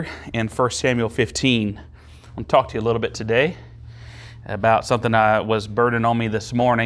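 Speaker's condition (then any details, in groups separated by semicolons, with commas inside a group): No condition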